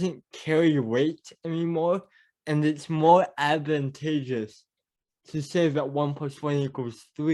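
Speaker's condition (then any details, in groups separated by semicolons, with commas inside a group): Cerebral palsy; mild speech impediment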